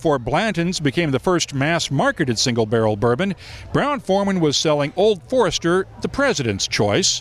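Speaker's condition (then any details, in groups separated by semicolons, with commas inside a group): No condition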